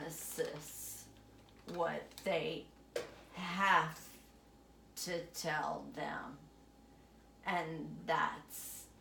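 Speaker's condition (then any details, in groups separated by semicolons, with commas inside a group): Essential tremor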